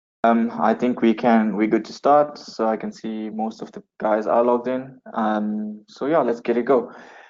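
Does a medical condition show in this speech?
No.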